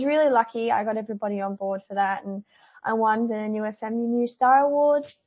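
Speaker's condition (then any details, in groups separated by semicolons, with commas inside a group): Cleft palate; congenital cleft palate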